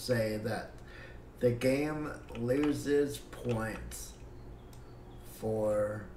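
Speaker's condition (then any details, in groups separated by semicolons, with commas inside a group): Cerebral palsy; breathing fine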